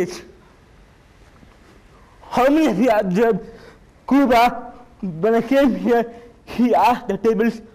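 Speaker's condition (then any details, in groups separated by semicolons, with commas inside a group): Cerebral palsy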